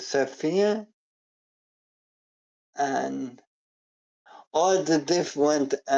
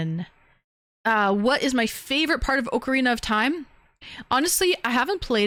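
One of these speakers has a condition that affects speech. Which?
The first: ALS.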